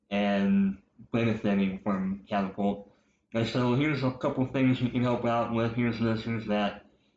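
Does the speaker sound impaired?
Yes: cleft lip and palate; congenital, with popliteal pterygium syndrome, over 30 operations until age 14 including lip and palate correction; speech impediment from cleft lip and palate.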